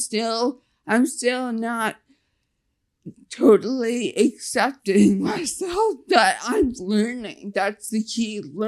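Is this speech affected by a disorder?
Yes: facial paralysis (nf2-swn).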